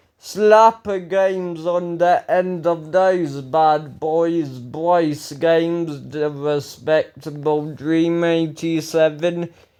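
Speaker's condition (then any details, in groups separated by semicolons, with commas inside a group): Ataxia; speech recently worse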